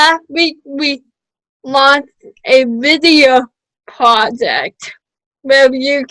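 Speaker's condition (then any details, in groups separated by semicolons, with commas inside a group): Cerebral palsy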